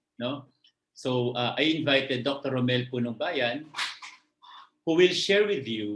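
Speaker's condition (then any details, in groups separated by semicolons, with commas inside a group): No condition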